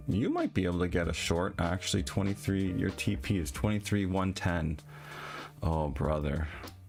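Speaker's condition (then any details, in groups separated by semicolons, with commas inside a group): No condition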